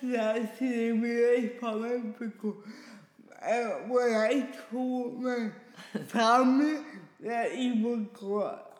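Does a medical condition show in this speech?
Yes: cerebral palsy; past speech therapy with recorded playback, lost speech six days in Tasmania, returned gradually; daily speech difficulty, hears own speech differently from listeners.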